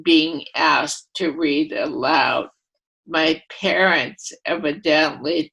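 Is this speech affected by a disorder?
Yes: primary lateral sclerosis; voice affected.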